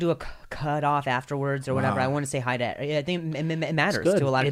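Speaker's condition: Stutter; repeated sounds

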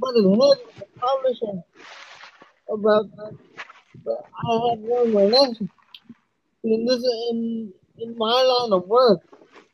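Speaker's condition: Cerebral palsy; lifelong wheelchair use

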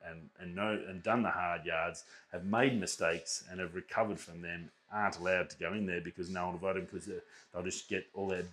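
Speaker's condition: No condition

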